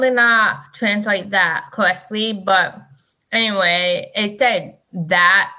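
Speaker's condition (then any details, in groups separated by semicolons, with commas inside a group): Deafness; uses sign language, relies on phone transcription app to read others' speech; raises voice when unable to hear self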